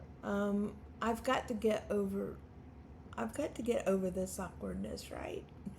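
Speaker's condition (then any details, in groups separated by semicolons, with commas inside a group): Spastic quadriplegic cerebral palsy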